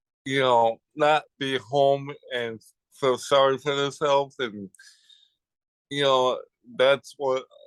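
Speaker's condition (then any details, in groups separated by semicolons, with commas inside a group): Cerebral palsy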